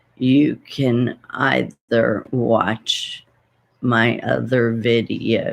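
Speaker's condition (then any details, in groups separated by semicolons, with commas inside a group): Essential tremor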